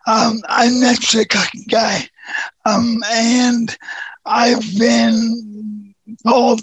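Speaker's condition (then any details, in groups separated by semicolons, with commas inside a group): Neurofibromatosis type 2; voice shot from brain stem tumor, surgery hoped to improve voice and hearing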